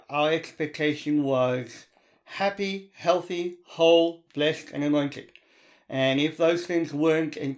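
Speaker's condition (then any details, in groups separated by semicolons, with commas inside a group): Cleft palate (Pierre Robin syndrome); congenital Pierre Robin syndrome, severe cleft palate, underdeveloped chin, nasal passages, ear, nose and throat affected, hearing problems; delayed speech development, audible speech impediment, listeners often ask for repetition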